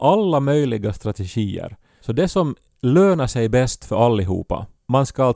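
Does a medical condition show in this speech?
No.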